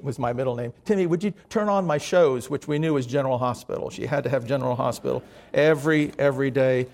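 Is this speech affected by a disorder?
No.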